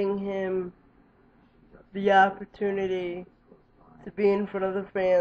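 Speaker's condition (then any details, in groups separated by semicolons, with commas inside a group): Cerebral palsy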